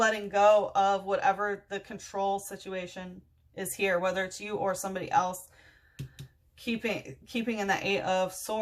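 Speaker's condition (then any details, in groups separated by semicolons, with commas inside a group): No condition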